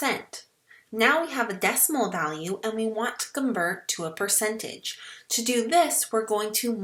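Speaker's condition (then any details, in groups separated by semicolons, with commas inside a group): No condition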